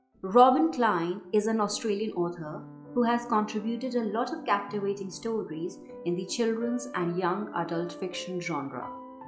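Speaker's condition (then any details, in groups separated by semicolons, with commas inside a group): No condition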